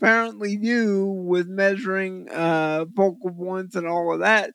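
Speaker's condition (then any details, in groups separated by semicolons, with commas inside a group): Cerebral palsy; trouble focusing with VR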